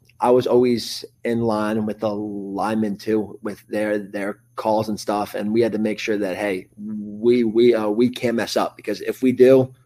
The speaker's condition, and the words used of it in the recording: Stuttering. Because it sounds like you've really overcome that over your life up to this point.